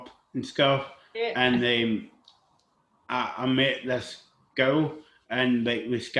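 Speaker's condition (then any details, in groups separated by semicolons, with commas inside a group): Cerebral palsy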